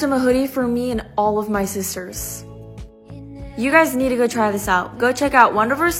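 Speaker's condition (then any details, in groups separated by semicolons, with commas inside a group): No condition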